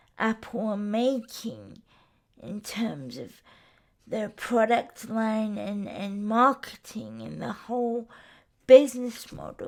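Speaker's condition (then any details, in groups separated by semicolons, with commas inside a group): Cerebral palsy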